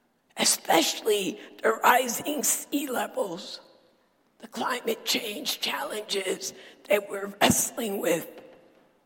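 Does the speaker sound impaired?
Yes: dysphonia; not a sore throat.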